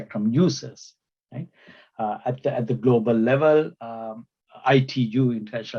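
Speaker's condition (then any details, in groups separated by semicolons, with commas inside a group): No condition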